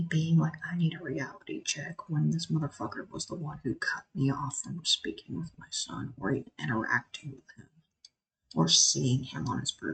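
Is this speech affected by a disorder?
No.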